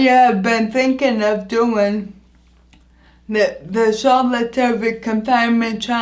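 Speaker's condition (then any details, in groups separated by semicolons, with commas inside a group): Anoxic brain injury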